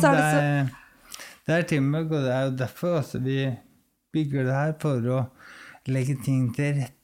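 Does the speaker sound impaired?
Yes: ALS; no use of arms or legs, sudden leg spasms, relies on assistants for daily care; uses breathing help, good and bad days, clenching and teeth grinding on bad days.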